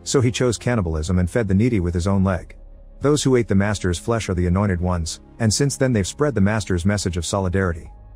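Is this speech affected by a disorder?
No.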